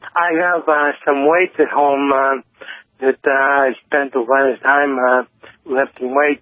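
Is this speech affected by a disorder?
Yes: cerebral palsy; lifelong, diagnosed at age 55, others long mistook person for drunk.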